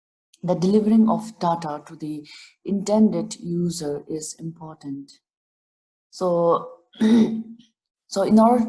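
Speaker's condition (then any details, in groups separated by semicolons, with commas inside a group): No condition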